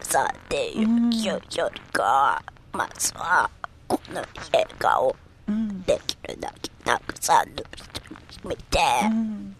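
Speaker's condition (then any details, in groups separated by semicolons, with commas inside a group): Myasthenia gravis; ventilator since age 26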